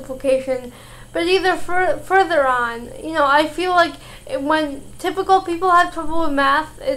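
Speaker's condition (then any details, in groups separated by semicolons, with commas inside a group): Cerebral palsy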